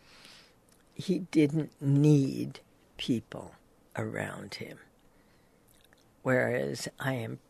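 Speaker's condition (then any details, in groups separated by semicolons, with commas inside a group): Spasmodic dysphonia; requires hard work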